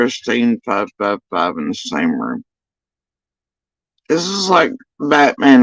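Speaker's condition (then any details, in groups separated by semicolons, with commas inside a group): Facial paralysis after surgery; tongue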